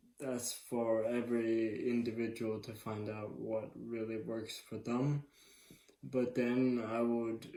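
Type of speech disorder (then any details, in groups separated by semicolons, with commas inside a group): Slurred speech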